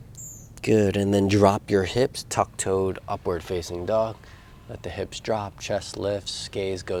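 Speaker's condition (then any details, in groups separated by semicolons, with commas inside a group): No condition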